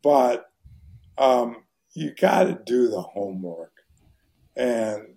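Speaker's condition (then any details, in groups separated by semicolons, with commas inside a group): ALS; probably hereditary, father and uncle died of ALS; right hand not working; voice very hoarse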